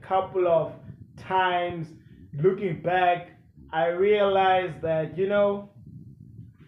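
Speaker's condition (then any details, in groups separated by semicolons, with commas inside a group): No condition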